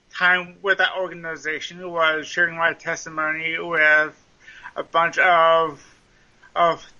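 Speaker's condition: Cerebral palsy, mild; speech impediment present during recording

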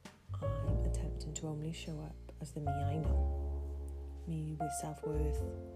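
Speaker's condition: No condition

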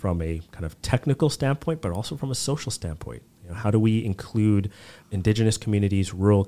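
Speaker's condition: No condition

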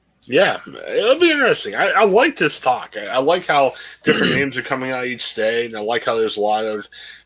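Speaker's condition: No condition

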